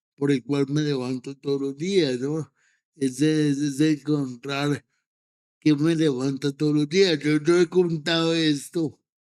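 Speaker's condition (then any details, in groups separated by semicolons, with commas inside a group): Cerebral palsy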